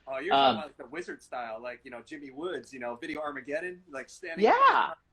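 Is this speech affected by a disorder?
No.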